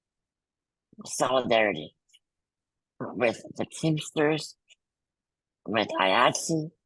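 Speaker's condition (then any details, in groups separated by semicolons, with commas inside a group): Muscular dystrophy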